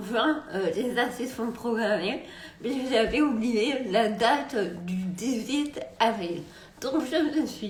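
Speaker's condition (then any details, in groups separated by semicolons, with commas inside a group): Multiple sclerosis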